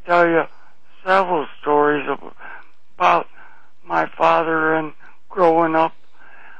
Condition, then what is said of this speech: Throat cancer. His voice was stronger when he said, "I'm AM and the PM."